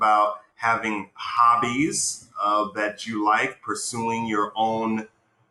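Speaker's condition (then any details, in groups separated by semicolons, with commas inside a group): No condition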